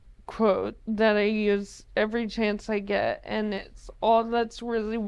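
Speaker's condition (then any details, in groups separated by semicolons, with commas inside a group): ALS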